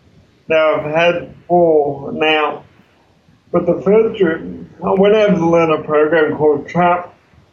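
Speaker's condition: Cerebral palsy; congenital, wheelchair user

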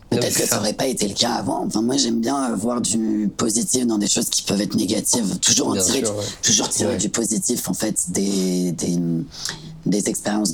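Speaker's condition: Partial laryngectomy; normal voice for 22 years before surgery; very hoarse voice after surgery, new voice replaced normal one

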